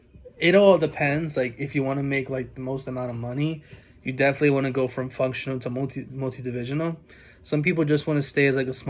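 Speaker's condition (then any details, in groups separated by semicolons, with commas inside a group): No condition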